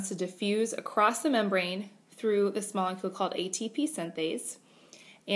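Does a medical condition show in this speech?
No.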